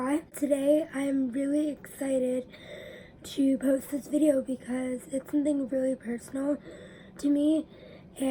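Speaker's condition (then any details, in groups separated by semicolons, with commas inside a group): Cerebral palsy; spastic diplegia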